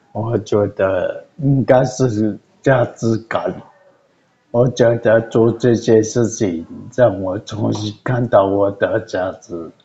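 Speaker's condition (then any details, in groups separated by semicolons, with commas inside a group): Cerebellar atrophy; sudden onset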